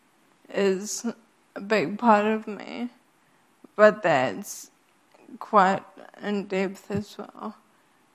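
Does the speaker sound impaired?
Yes: Friedreich's ataxia; degenerative, gets worse over time, spinal surgery at 13 for curved spine; cannot speak if quiet.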